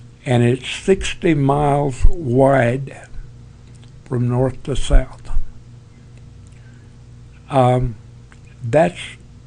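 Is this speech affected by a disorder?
Yes: Parkinson's; tremors as early symptom.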